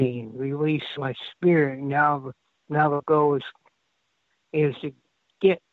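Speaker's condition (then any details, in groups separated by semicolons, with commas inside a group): Cerebral palsy; affects hips; shallow breathing, reduced lung capacity, does breath work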